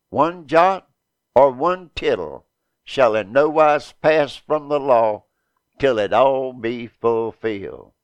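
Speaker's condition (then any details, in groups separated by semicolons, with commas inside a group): No condition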